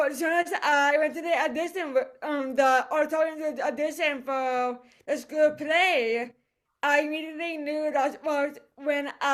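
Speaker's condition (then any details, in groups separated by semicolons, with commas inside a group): Cerebral palsy; voice affected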